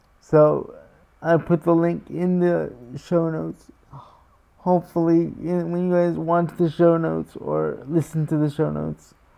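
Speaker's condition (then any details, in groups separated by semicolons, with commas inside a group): Cerebral palsy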